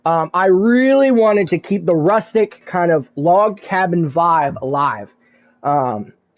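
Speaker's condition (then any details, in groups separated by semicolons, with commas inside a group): No condition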